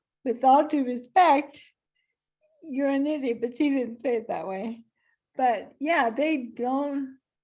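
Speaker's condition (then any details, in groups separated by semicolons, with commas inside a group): ALS; losing weight despite eating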